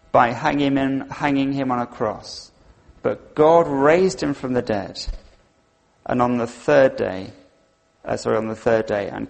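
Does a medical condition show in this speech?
No.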